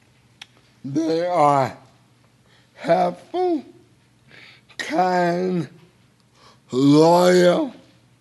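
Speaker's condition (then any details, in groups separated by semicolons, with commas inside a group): Cerebral palsy; a little difficult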